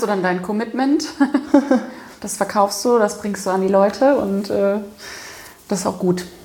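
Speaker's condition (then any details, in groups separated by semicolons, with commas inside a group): No condition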